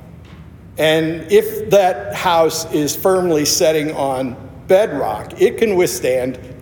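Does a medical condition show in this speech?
No.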